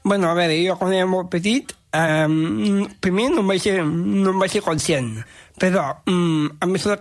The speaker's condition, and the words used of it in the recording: Down syndrome. Que jo no tinc per què expressar-me de la mateixa manera que els altres.